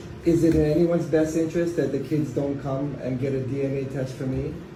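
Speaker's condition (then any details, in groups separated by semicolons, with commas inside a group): No condition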